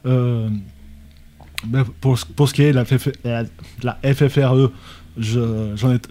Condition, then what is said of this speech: Stuttering. De, de, me concentrer quand même pour, euh, pour être euh, intelligible de tout le monde.